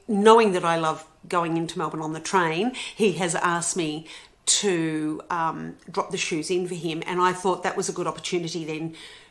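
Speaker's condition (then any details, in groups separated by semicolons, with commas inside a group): No condition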